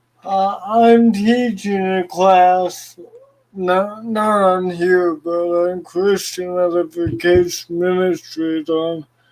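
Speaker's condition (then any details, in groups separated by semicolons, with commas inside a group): Cerebral palsy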